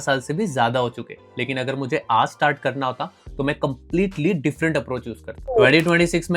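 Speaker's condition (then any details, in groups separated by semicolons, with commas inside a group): No condition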